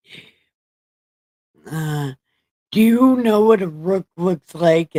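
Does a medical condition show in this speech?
Yes: brain injury.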